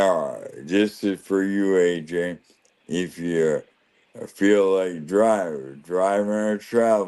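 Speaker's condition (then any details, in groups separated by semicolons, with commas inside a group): ALS; losing ability to talk and swallow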